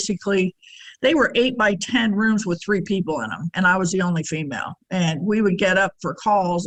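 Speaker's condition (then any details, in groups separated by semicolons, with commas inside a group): No condition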